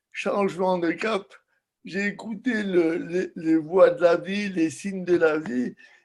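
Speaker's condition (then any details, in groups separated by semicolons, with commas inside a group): Cerebral palsy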